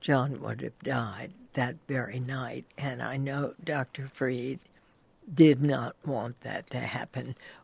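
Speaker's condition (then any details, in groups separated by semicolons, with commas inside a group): Spasmodic dysphonia; voice still altered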